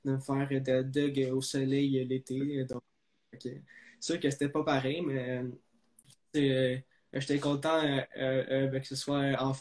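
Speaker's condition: Stuttering; stuttering since beginning to speak, childhood onset, saw someone around age 8-9 for tips, not helpful; worse under stress and after short sleep, deep breaths sometimes help; small hesitations, more stuttering when stressed, oral presentations, less concentrated after 6 hours sleep; repeated sounds, prolonged sounds

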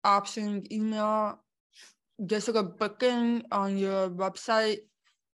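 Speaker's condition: Born deaf; congenital deafness

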